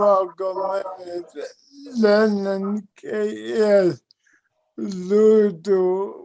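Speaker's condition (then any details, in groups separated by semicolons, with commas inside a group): Cerebral palsy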